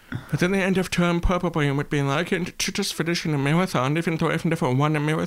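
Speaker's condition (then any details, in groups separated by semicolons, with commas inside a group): Deafness; brown cochlear implant on side of head, once damaged by water from hose and repaired; cannot answer phone calls, e.g. from Uber drivers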